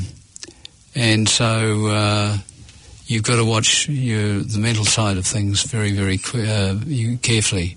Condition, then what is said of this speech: Parkinson's disease. The most irritating thing is softness of speech.